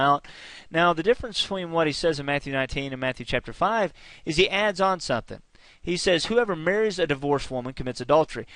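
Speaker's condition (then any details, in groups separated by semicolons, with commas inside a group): No condition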